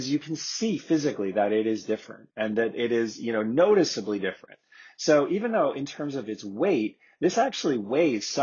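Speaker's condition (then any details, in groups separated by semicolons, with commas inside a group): No condition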